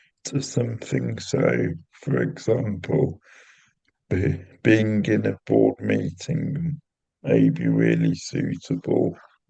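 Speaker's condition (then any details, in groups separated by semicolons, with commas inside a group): Cerebral palsy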